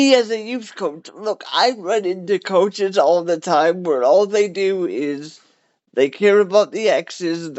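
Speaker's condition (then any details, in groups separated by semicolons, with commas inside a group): Cerebral palsy; cerebral palsy, wheelchair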